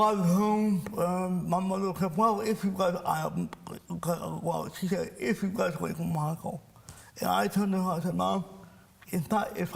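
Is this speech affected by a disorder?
Yes: cerebral palsy; speech impairment.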